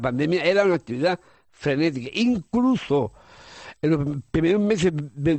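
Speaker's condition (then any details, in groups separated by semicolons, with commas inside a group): Down syndrome; congenital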